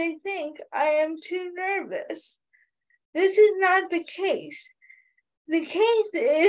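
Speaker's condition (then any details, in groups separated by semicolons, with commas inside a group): Cerebral palsy with quadriplegia; quadriplegia, cannot move independently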